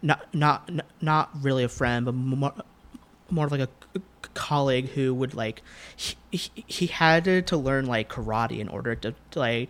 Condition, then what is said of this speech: Stuttering. But varying degrees of being anxious, nervous, what have you, can make it worse, right?